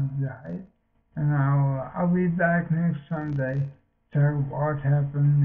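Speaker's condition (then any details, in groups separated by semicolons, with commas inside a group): Multiple sclerosis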